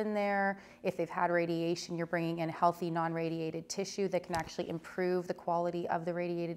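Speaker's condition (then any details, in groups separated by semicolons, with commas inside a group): No condition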